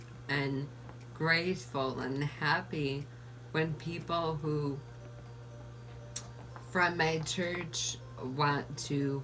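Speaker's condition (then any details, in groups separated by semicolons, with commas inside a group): ALS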